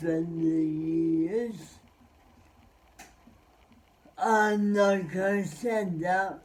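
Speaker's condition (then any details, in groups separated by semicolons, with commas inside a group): Cerebral palsy; spastic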